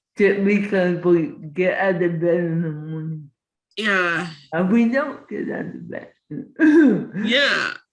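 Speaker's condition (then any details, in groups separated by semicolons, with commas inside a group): Cerebral palsy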